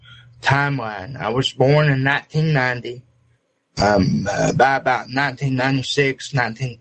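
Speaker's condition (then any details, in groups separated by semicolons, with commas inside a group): Cerebral palsy; cerebral palsy from birth, uses electric wheelchair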